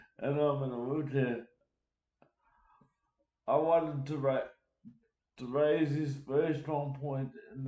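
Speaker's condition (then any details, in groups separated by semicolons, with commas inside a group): Cerebral palsy; uses wheelchair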